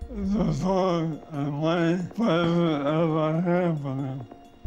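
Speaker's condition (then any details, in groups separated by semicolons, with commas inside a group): ALS; legs and arms affected; diagnosed at 22, now 34, wheelchair user; speech often unintelligible, chewing and swallowing trouble, original voice lost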